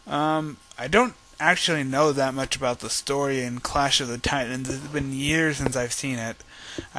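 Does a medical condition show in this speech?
No.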